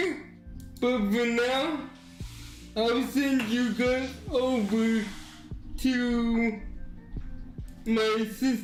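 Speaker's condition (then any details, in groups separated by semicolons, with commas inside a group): Cerebral palsy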